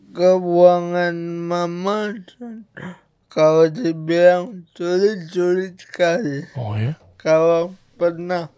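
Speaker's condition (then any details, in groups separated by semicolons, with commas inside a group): Cerebral palsy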